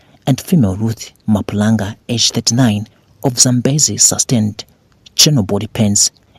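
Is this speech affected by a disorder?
No.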